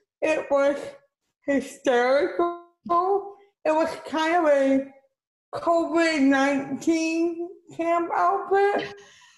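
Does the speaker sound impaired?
Yes: cerebral palsy; physical therapy.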